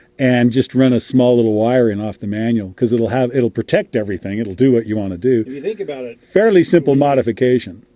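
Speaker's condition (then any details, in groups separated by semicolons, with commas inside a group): No condition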